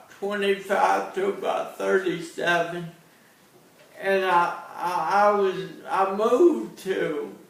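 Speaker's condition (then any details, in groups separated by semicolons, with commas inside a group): Cerebral palsy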